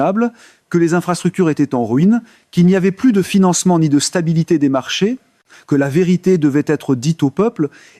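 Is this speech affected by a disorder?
No.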